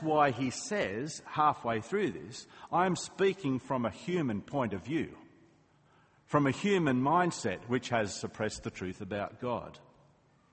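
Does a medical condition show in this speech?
No.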